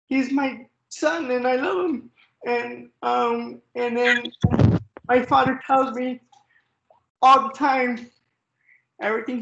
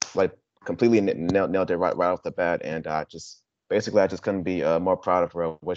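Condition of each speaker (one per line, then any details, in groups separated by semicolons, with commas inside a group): Cerebral palsy; third stage, wheelchair most of day; speech not impaired, sometimes hyperventilates when talking
No condition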